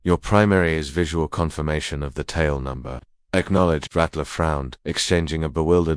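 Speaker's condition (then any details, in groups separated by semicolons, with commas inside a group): No condition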